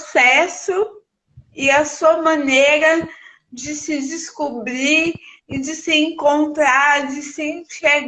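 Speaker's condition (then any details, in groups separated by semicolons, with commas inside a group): Cerebral palsy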